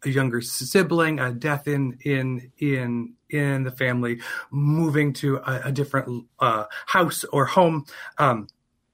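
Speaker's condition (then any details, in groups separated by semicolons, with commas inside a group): Stuttering, persistent developmental; childhood-onset stuttering, began around age three, persisted into adulthood, received speech therapy; stutters openly, comfortable stuttering openly; repeated words, prolonged sounds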